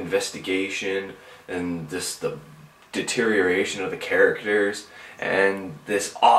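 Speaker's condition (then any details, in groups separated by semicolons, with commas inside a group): No condition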